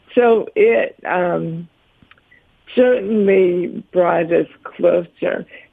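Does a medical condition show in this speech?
Yes: ALS; ALS at 47 after a year of running into walls, no use of hands, arms, legs; tongue affected, speaks more slowly than before, worried about voice, held up over 15 minutes.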